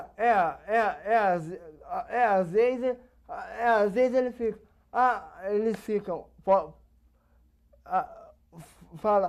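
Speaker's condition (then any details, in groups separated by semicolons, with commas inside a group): Cerebral palsy; age 27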